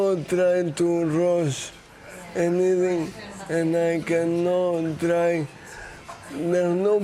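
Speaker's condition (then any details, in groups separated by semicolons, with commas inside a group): Motor neuron disease; diagnosed about two years ago, daily fatigue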